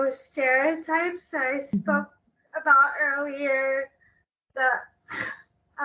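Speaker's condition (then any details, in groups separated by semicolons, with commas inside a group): Cerebral palsy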